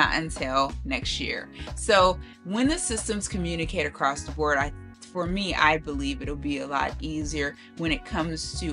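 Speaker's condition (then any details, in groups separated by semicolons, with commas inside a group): No condition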